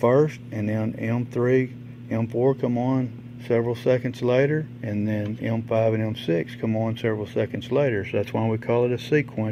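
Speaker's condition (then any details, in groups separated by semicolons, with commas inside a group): No condition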